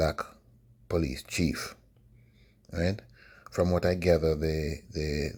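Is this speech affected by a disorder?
No.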